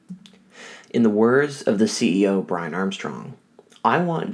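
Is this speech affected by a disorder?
No.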